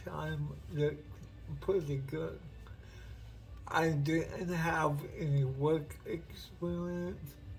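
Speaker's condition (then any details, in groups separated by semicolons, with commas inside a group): Cerebral palsy; uses wheelchair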